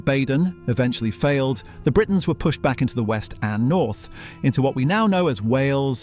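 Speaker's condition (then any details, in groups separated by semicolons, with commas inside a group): No condition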